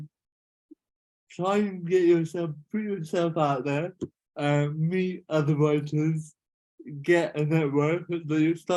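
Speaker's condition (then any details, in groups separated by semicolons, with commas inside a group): Cerebral palsy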